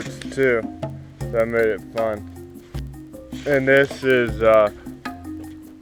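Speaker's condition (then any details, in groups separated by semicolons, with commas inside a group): Cerebral palsy; spastic, affects walking and legs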